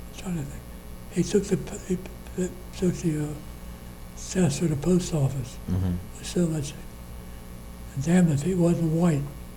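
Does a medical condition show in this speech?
Yes: Parkinson's disease.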